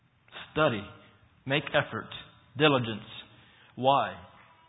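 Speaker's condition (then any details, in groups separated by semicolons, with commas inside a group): No condition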